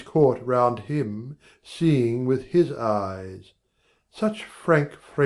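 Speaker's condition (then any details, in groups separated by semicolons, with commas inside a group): No condition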